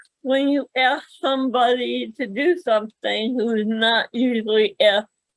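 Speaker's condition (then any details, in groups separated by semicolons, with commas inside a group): Cerebral palsy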